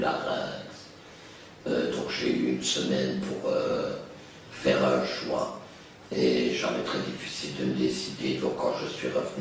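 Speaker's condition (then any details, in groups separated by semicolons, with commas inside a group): Total laryngectomy; total laryngectomy for laryngeal tumour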